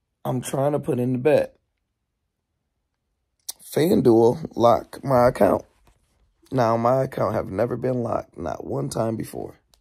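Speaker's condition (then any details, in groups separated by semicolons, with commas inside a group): No condition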